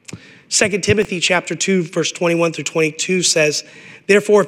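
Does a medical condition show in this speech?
No.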